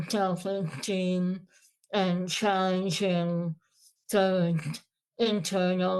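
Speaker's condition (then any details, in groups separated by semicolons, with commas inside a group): Moebius syndrome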